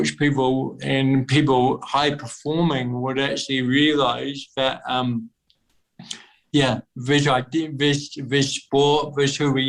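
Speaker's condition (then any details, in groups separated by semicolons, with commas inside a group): Cerebral palsy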